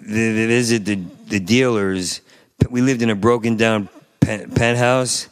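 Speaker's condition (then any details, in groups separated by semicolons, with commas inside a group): Stutter; stutter attributed to abuse, linked to shyness and social anxiety; stuttered in job interviews under pressure, no stutter when in character or impassioned; repeated sounds, repeated words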